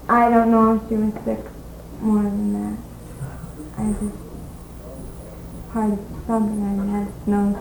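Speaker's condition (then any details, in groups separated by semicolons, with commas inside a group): Cerebral palsy; premature birth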